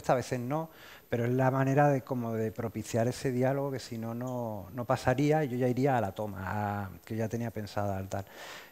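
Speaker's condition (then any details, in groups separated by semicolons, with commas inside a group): No condition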